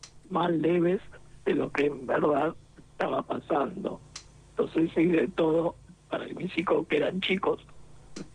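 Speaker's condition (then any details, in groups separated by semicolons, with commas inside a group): Laryngectomy, esophageal speech; total laryngectomy for cancer of larynx and vocal cords, four complicated operations, totally mute after surgery; cancer reported all well after surgery and treatment, some bad days; esophageal voice, very hard to relearn, sounds fairly clear, no assistive device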